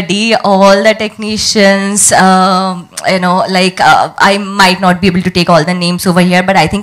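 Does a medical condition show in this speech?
No.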